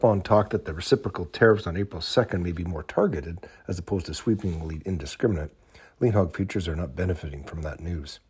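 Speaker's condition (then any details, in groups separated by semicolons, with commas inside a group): No condition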